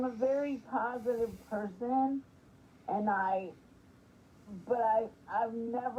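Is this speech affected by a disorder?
Yes: spastic quadriplegic cerebral palsy.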